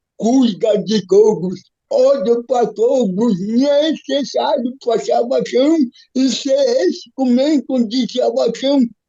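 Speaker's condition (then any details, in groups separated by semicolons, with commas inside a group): Cerebral palsy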